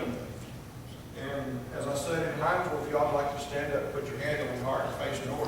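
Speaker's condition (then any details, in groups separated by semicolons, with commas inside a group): No condition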